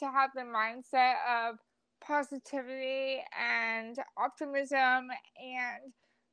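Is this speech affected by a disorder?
Yes: cerebral palsy; lifelong, wheelchair user, able to stand only with someone supporting weight; uses wheelchair.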